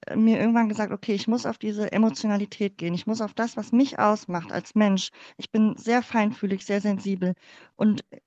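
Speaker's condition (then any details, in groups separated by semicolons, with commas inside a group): Cleft palate; congenital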